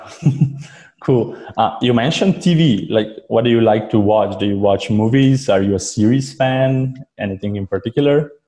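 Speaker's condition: No condition

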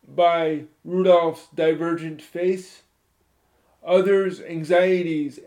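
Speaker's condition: Spastic cerebral palsy, moderate

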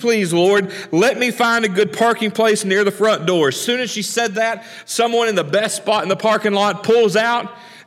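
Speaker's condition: No condition

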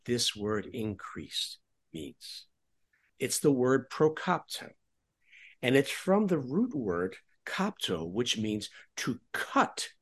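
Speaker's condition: No condition

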